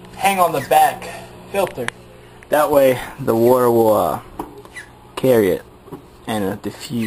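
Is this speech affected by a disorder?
No.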